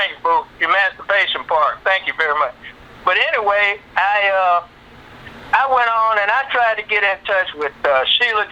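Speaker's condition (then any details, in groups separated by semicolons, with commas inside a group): No condition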